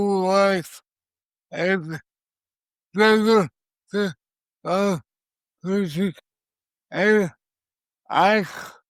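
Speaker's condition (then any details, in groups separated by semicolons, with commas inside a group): Cerebral palsy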